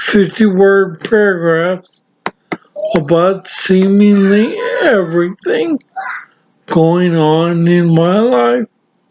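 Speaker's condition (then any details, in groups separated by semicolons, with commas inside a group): Severe traumatic brain injury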